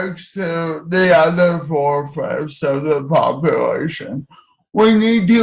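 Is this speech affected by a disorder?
Yes: cerebral palsy.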